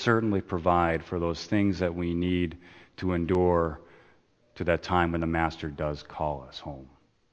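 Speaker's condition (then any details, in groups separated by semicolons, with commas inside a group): No condition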